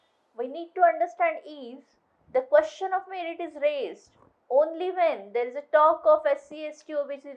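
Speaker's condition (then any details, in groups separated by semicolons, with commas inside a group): No condition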